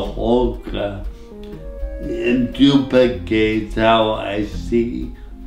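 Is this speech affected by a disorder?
Yes: traumatic brain injury (pontine cavernoma).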